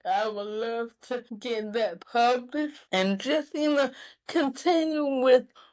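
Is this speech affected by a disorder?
Yes: cerebral palsy; could not always articulate well.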